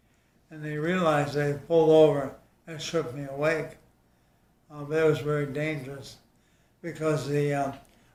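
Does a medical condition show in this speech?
Yes: ALS.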